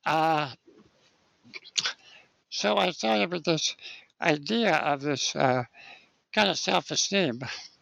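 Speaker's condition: Spinal muscular atrophy; spinal muscular atrophy from birth, muscle weakness, lifelong wheelchair use

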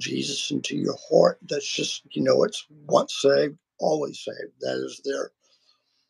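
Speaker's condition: Vocal cord surgery; including laser treatment

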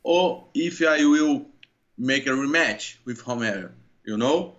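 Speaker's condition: No condition

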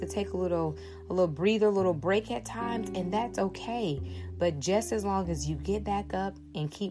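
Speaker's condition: No condition

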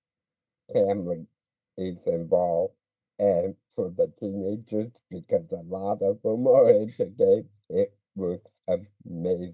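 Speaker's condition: Speech impediment

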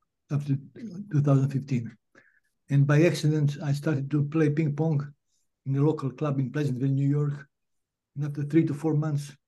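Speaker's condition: Parkinson's disease; began five to six years post-diagnosis

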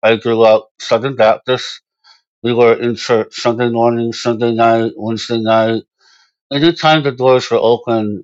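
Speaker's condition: Moebius syndrome; congenital

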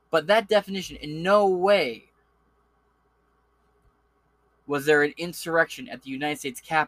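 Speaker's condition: No condition

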